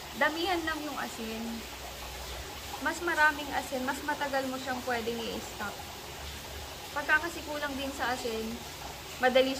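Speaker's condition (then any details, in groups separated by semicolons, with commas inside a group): No condition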